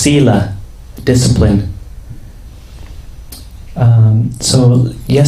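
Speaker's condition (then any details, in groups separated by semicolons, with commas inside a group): No condition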